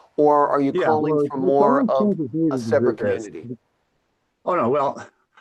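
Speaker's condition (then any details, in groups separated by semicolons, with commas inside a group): No condition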